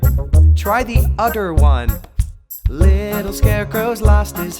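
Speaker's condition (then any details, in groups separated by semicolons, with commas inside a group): No condition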